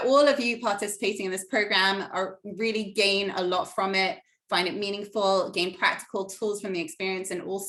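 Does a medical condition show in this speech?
No.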